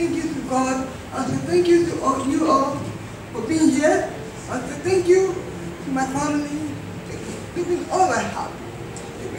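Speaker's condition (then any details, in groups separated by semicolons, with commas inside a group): Cerebral palsy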